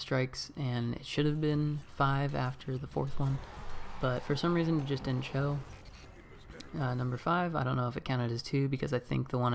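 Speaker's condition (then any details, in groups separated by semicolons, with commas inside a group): No condition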